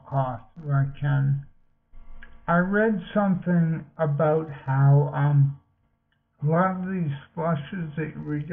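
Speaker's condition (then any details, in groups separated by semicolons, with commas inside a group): Multiple sclerosis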